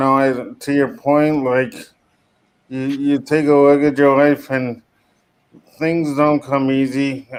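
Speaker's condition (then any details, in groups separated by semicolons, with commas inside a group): Cerebral palsy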